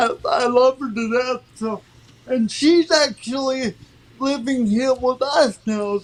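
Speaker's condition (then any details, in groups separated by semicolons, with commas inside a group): Cerebral palsy; from birth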